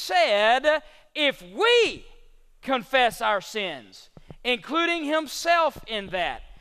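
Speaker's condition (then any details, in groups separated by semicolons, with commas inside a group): No condition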